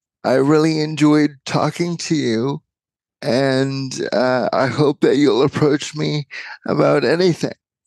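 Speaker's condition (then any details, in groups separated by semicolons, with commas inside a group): Cerebral palsy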